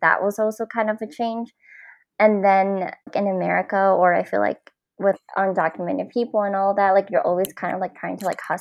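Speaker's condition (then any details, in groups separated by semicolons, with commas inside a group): Cleft palate; nose and teeth since childhood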